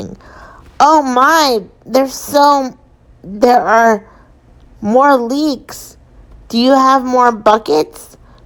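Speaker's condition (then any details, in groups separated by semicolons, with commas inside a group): Cerebral palsy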